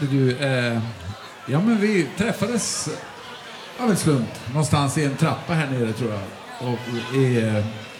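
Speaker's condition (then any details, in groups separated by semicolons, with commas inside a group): No condition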